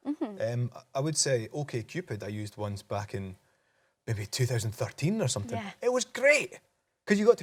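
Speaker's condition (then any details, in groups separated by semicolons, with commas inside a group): No condition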